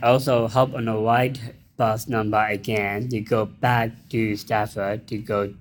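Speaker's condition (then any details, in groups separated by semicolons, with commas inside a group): Down syndrome; intellectual disability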